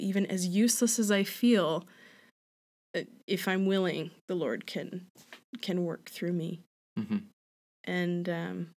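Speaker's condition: No condition

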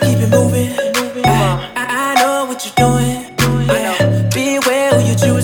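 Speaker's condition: No condition

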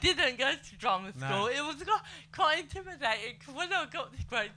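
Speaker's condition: Cerebral palsy; slow walking, poor handwriting; able to speak and move

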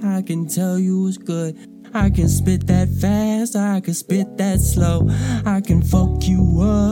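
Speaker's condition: No condition

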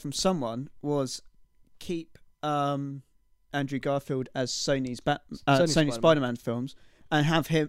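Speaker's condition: No condition

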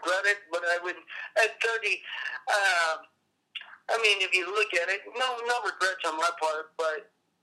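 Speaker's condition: Cerebral palsy; appearance likened to Parkinson's

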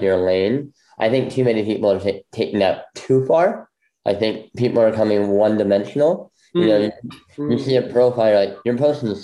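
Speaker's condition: Bilateral cleft lip; congenital bilateral

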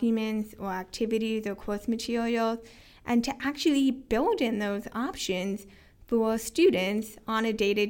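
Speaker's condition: Hearing loss with cochlear implants; bilateral cochlear implants, first implant at age 18, not born deaf, born with some hearing, formerly FM systems with hearing aids; pretty good speech and listening comprehension in childhood, kept on speech path

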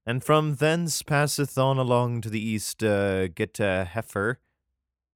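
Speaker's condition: No condition

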